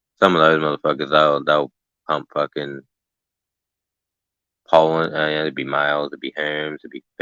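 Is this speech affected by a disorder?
No.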